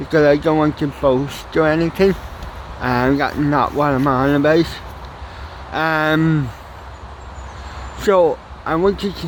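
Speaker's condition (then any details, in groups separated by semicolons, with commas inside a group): Cerebral palsy; mild, ataxic type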